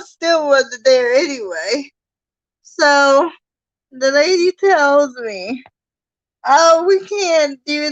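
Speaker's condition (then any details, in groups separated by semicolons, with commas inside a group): Cerebral palsy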